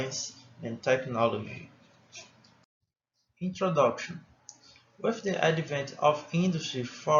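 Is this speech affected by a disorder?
No.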